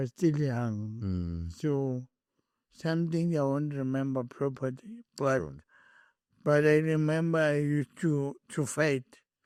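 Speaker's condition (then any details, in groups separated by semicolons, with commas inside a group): Cerebral palsy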